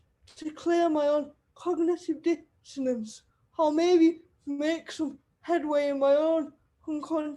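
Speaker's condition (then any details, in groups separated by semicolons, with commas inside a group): Cerebral palsy; wheelchair user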